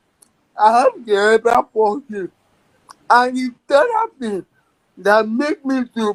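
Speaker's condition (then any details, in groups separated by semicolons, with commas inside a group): Cerebral palsy; therapy improved agility, able to drive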